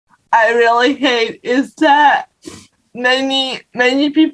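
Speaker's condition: Cerebral palsy; uses wheelchair and crutches to move around

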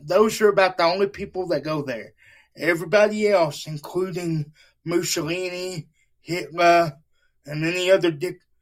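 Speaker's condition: Cerebral palsy; wheelchair user

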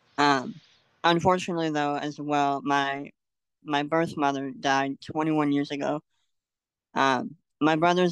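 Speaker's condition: Cleft lip and palate; congenital

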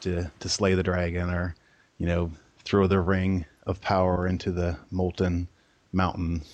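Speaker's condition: No condition

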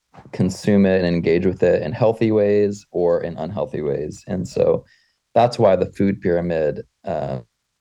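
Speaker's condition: No condition

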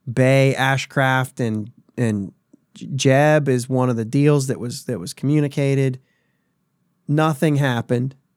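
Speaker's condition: No condition

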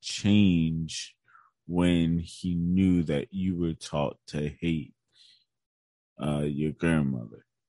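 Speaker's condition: Cerebral palsy; right side weaker than left

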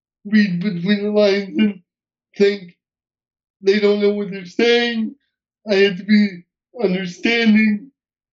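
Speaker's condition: Cerebral palsy; uses wheelchair, hearing intact

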